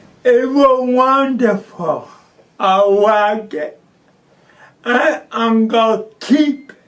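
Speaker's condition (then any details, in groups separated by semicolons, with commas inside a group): Cerebral palsy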